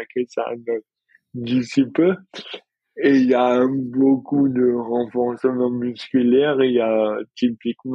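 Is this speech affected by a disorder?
Yes: dystonia.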